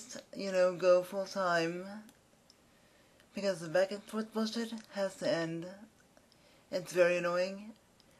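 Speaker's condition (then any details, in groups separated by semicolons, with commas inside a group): Cerebral palsy; speaks fast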